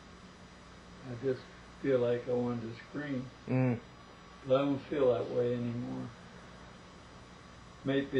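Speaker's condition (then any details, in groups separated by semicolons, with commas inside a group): Parkinson's disease; hand tremor; drug naive, electromagnetic therapy three months, motor function improved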